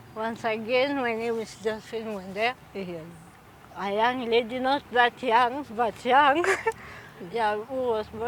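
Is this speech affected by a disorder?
Yes: cerebral palsy; from birth.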